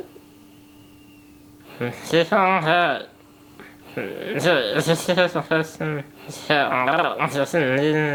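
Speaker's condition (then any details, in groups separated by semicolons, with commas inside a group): Spinal muscular atrophy type 1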